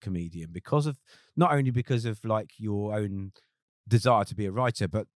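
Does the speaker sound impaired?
No.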